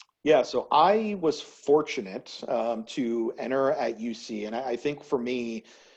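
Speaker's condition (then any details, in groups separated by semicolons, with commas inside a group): No condition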